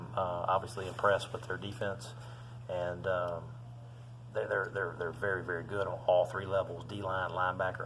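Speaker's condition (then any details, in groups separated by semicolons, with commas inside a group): No condition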